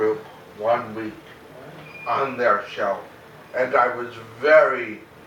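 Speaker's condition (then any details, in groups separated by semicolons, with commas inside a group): Cerebral palsy, mild; mainly affects speech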